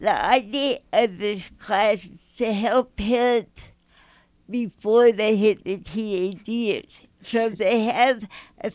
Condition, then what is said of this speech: Cerebral palsy. And I say, if you can't understand me, stop me.